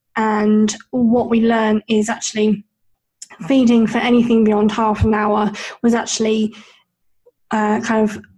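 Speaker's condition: Bilateral cleft lip and palate; congenital

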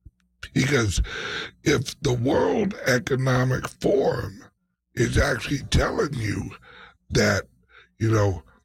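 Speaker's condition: Speech impediment, mild; slight speech impediment; occasional, worst on words beginning with b

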